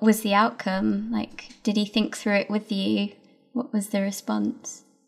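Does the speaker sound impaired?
No.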